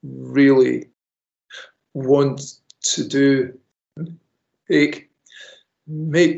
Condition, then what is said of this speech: Stuttering. Otherwise, I would not be speaking to you at all right now.